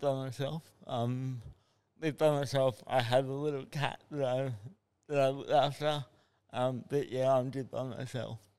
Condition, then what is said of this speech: Cerebral palsy. So for me, that diagnosis of you're never going to walk or talk completely wrong.